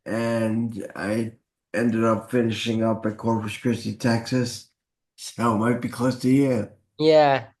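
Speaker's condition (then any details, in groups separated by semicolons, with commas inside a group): Traumatic brain injury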